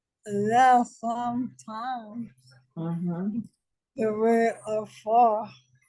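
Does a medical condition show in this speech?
Yes: ALS; diagnosed almost five years ago.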